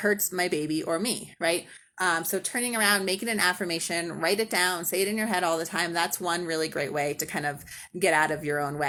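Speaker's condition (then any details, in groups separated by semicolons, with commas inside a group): No condition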